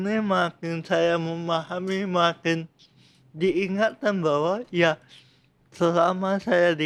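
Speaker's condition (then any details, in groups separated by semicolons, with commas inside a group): Cerebral palsy; from birth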